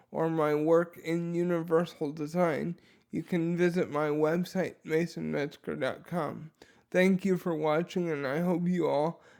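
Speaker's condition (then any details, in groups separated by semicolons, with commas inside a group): Dysarthria; affects voice quality, speech recognition inaccurate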